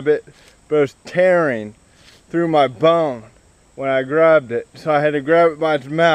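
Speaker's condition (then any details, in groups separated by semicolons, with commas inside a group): Cerebral palsy, spastic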